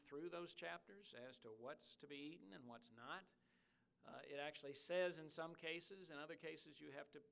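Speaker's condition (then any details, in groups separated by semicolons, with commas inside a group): No condition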